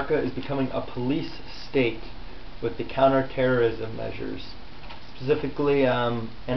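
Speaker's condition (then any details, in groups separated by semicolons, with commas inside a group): No condition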